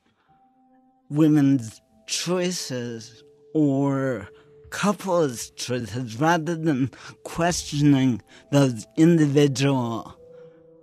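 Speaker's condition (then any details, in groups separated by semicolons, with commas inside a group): Cerebral palsy; slurred speech, slurring tongue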